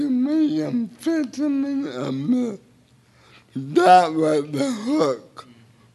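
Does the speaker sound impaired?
Yes: cerebral palsy; a little difficult.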